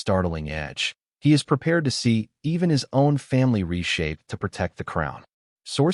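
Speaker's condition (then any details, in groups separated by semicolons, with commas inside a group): No condition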